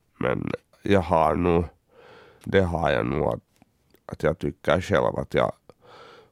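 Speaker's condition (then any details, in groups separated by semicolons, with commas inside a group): Cerebral palsy; congenital, born two months premature at 1.69 kg, electric wheelchair user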